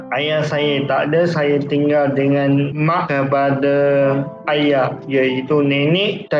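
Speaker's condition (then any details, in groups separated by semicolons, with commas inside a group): Cerebral palsy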